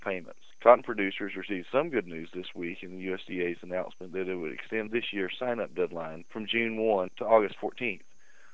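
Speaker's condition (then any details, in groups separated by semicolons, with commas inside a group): No condition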